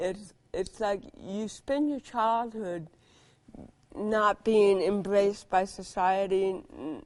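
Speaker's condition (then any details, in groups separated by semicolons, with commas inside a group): Cerebral palsy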